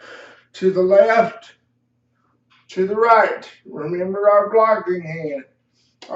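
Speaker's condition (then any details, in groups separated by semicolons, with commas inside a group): Cerebral palsy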